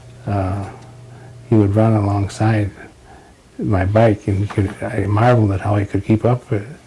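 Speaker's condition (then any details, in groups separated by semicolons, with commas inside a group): Parkinson's disease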